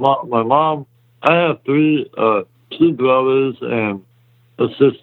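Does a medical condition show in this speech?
Yes: muscular dystrophy; congenital, extremely rare type, exact type unknown, myotubular myopathy ruled out about 4 years ago.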